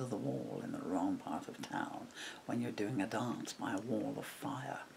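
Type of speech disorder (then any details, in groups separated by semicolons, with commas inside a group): Bulbar dysarthria; progressive bulbar palsy (MND)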